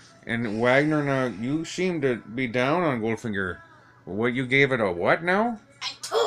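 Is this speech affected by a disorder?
No.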